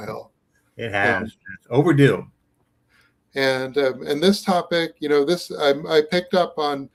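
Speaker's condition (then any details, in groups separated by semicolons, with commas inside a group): No condition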